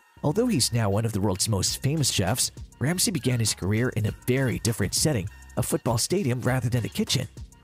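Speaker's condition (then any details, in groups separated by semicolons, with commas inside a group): No condition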